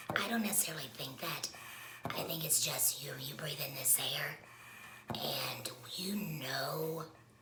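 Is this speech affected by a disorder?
Yes: laryngectomy; air through puncture vibrates throat, electrolarynx difficult.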